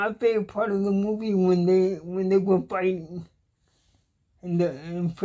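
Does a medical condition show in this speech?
Yes: cerebral palsy; cannot walk, uses wheelchair.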